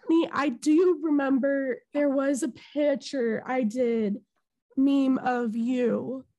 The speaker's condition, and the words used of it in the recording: Stuttering. Those words brought me to tears, as you can tell with my voice.